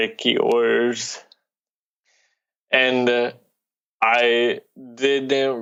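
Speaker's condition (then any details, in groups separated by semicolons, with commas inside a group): Cerebral palsy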